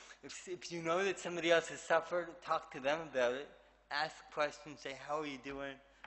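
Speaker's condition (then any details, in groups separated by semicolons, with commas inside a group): Cerebral palsy; affects movement and speech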